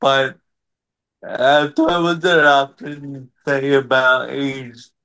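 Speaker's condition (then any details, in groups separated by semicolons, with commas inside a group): Cerebral palsy; wheelchair over the years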